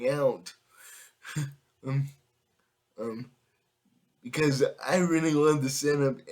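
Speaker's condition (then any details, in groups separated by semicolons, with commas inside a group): Cerebral palsy; affects all muscles; able to speak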